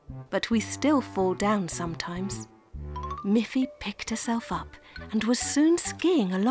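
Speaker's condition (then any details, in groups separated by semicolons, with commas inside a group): No condition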